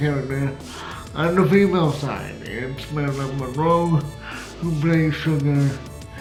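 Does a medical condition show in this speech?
Yes: cerebral palsy, severe; spastic type.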